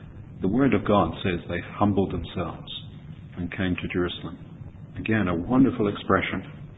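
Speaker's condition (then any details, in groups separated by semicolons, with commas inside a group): No condition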